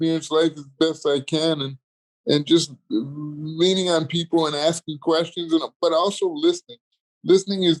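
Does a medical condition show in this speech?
Yes: cerebral palsy.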